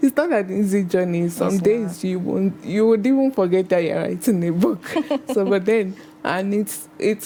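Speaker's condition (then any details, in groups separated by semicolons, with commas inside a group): Cerebral palsy; acquired after early childhood injection; onset at age three, about twenty years since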